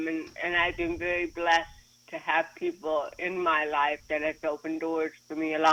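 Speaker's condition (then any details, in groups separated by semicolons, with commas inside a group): Cerebral palsy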